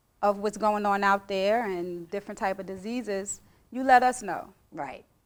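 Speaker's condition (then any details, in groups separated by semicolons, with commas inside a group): No condition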